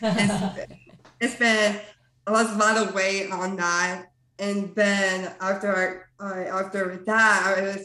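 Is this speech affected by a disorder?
Yes: Down syndrome.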